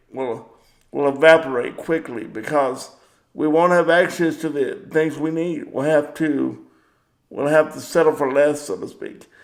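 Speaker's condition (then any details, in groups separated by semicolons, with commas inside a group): Cerebral palsy; power wheelchair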